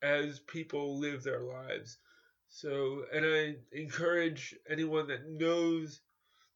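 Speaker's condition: Cerebral palsy; cerebral palsy since childhood

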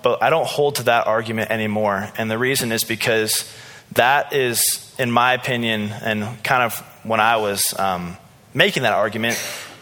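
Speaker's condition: No condition

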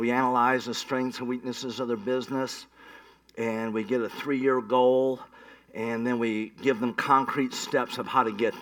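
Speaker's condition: Cleft palate; revived by nurse

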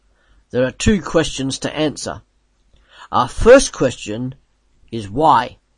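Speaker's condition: No condition

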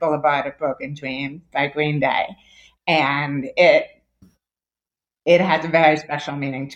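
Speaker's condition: Deafness; born with moderate to severe hearing loss

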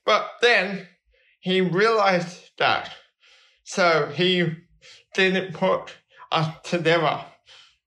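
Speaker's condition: Cerebral palsy

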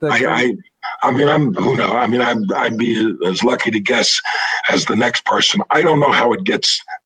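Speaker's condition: Throat cancer, vocal cords removed; throat cancer from 1996, 63 surgeries under general plus about 100 in office; cancer free 13 years, partial voice box created by Steve Zeitels in Boston; no voice for about five years after vocal cord removal, now partial voice

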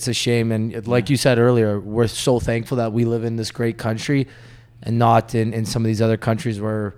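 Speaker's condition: No condition

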